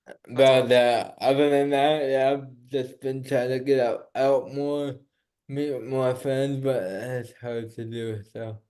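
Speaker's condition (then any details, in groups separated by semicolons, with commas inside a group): Cerebral palsy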